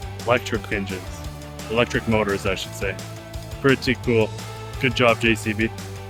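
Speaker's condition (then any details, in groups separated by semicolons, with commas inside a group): No condition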